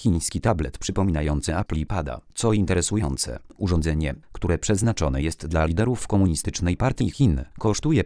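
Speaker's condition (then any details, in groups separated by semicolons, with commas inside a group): No condition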